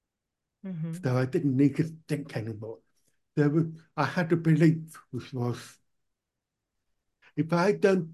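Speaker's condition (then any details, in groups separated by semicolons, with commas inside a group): Profound deafness, born profoundly deaf, cochlear implant; cochlear implant one ear after ear problem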